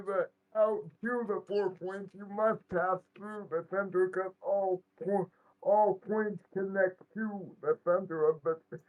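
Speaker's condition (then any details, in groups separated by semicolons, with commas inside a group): Cerebral palsy; right side weaker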